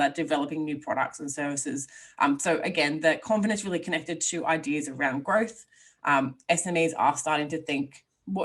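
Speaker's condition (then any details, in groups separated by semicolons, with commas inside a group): No condition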